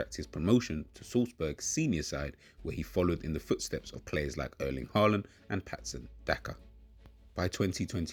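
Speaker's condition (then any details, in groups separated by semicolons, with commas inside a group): No condition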